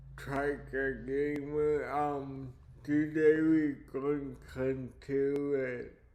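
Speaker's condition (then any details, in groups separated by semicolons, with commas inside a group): Cerebral palsy; speech impairment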